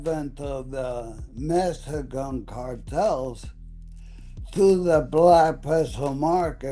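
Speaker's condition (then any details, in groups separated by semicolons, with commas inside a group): ALS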